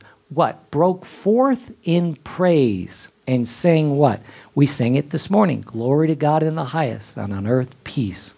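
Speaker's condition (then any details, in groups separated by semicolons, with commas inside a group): No condition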